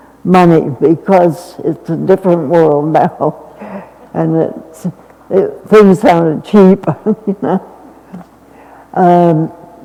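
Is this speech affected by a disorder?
Yes: essential tremor; more than half of life.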